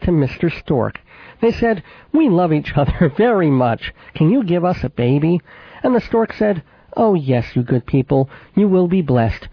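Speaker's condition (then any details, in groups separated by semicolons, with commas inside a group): Cleft palate with lisp, cleft lip and palate; mild residual lisp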